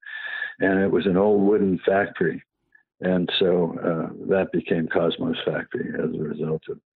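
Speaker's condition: Parkinson's disease

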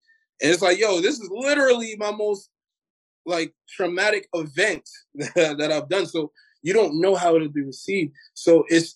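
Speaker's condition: No condition

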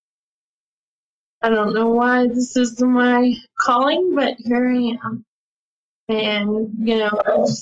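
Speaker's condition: ALS; attends ALS clinic

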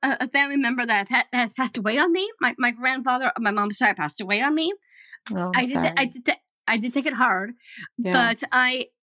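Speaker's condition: Down syndrome; extra copy of 21st chromosome

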